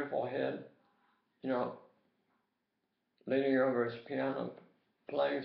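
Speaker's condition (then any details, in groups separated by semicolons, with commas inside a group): Tongue cancer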